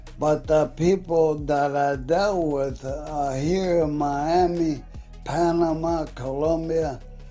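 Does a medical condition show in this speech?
Yes: ALS.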